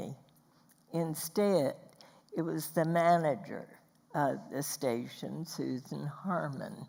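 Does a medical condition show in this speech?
Yes: spasmodic dysphonia.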